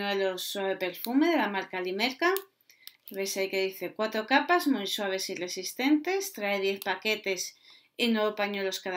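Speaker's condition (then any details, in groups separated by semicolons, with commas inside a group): No condition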